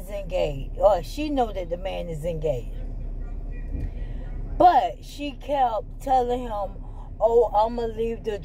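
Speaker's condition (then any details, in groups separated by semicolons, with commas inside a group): ALS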